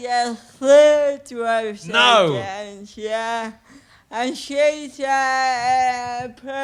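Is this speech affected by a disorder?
Yes: cerebral palsy.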